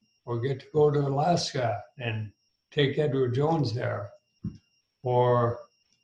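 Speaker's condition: ALS; ALS with throat onset

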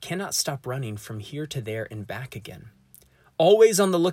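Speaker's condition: No condition

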